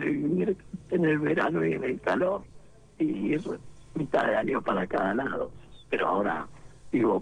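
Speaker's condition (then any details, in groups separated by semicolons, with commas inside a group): Laryngectomy, esophageal speech; total laryngectomy for cancer of larynx and vocal cords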